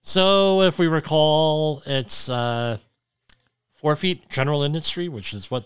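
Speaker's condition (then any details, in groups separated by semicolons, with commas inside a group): Cleft lip and palate; implied much improved now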